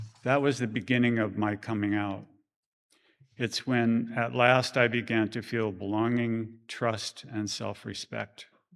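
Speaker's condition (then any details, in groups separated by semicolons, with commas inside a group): No condition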